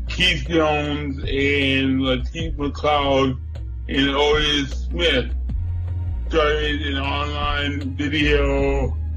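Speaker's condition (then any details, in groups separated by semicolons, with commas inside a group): Cerebral palsy; no ambulance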